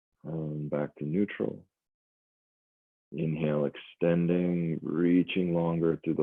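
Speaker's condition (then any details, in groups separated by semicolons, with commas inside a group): No condition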